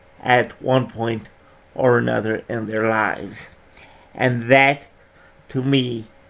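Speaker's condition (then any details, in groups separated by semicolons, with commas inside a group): Cerebral palsy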